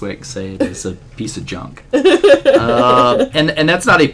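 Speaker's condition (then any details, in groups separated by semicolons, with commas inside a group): No condition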